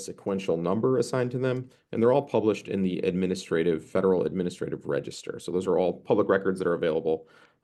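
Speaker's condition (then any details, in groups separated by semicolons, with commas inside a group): No condition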